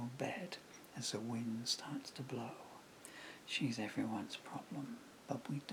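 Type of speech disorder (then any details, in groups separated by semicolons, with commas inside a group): Severe bulbar dysarthria; progressive bulbar palsy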